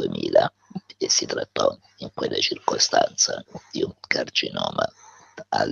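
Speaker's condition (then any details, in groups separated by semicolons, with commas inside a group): Laryngectomy; head and neck tumour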